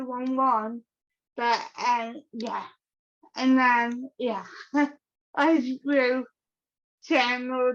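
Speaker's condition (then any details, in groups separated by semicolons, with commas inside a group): Cerebral palsy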